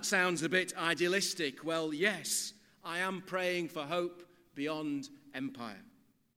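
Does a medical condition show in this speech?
No.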